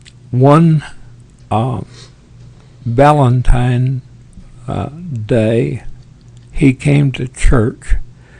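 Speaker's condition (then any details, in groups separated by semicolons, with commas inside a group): Parkinson's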